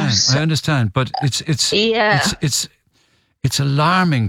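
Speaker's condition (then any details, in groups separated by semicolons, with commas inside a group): No condition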